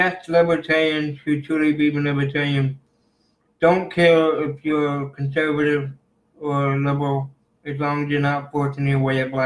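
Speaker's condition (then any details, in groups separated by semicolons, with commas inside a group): Cerebral palsy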